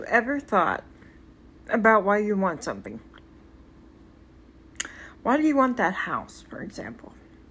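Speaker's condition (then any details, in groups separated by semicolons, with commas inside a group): Cerebral palsy; speech noticeably atypical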